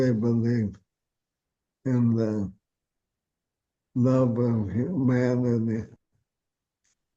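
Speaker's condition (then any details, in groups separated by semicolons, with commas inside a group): ALS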